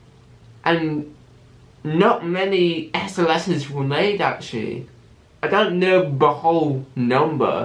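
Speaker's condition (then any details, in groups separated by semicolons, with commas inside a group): Cerebral palsy with stammer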